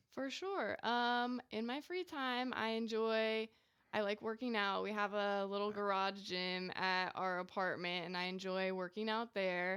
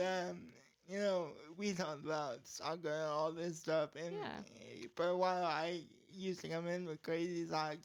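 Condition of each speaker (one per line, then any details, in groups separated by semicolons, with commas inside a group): No condition
Cerebral palsy; cannot type, dictates writing; atypical speech, concentrates on voice and pronunciation publicly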